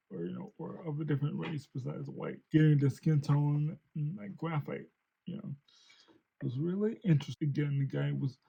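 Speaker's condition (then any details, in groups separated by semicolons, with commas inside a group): Cerebral palsy; since birth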